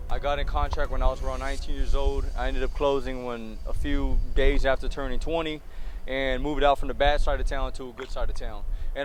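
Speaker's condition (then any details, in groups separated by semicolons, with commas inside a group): No condition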